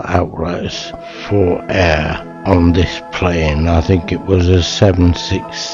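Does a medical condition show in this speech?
Yes: motor neuron disease.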